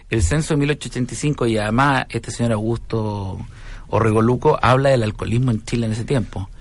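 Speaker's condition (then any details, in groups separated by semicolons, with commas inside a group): No condition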